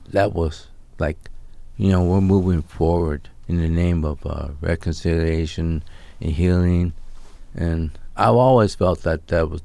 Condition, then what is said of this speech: ALS (motor neuron disease). I know you mentioned before we got on the air that it may affect your speech a little bit, so hope people